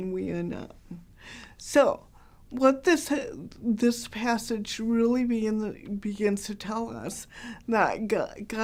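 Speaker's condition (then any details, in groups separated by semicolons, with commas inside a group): Cerebral palsy; very mild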